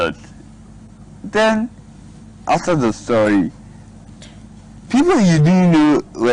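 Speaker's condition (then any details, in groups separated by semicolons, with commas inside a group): Cerebral palsy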